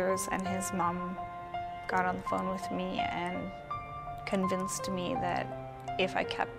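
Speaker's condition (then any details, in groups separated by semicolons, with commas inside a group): No condition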